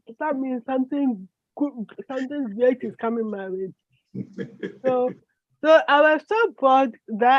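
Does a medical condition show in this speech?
Yes: cerebral palsy.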